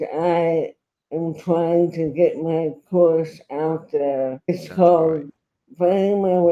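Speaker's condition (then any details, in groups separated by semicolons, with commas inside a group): Traumatic brain injury; left arm spastic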